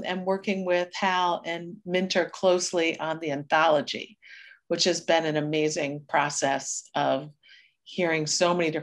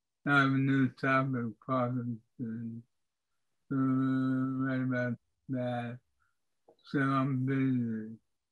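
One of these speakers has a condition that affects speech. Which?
The second: Parkinson's disease; symptoms five years before diagnosis, speech and physical therapy; throat muscles affect speech and swallowing, possibly deadpan delivery.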